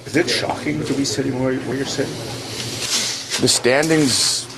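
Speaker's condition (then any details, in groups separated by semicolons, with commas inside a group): No condition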